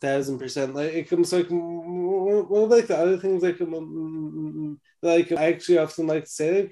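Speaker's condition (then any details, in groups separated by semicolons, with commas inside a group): Stammer and stutter; acquired, neurological damage from severe pneumonia, 21 antibiotics, steroids, intubation, ventilator, induced coma, stutter began later; age 25, holistic treatment by naturopath Victor Cozzetto of Vitagenics, earlier therapists, speech not fully recovered; more at start then smoother, initially extremely slurred, once unable to talk; repeated sounds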